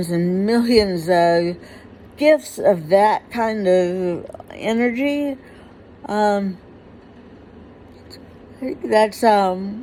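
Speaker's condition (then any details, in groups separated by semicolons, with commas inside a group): Huntington's disease; inherited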